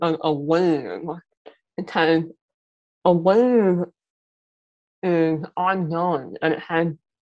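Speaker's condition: Muscular dystrophy; mild speech impairment

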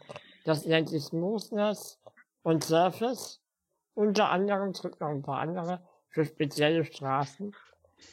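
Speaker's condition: Spinal muscular atrophy; physical disability

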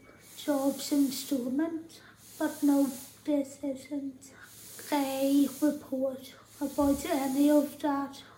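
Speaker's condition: Tracheostomy and ventilator dependent; electric and manual wheelchairs

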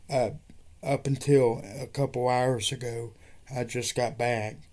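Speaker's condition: Cerebral palsy; wheelchair user

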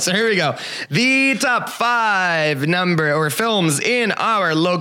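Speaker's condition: No condition

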